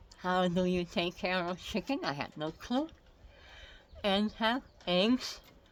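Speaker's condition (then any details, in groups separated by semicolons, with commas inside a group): Head and neck cancer; multiple surgeries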